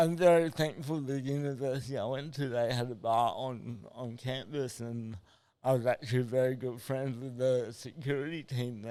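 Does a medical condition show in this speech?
Yes: cerebral palsy.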